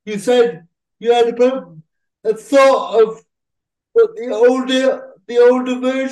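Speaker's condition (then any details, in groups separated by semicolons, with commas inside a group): Cerebral palsy; swimming advised in childhood to exercise all muscles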